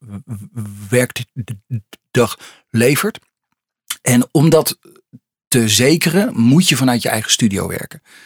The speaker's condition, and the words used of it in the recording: Stuttering. Want iemand met zo'n mooie stem en die zo goed kan praten, die blijkt te stotteren.